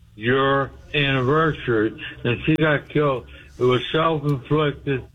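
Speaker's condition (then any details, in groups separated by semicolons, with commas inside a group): Speech impediment; host says clearer than usual during this call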